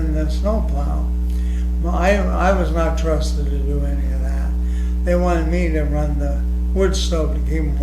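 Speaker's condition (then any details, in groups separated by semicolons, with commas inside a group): ALS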